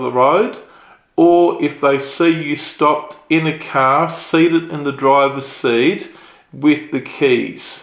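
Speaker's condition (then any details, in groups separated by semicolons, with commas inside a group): No condition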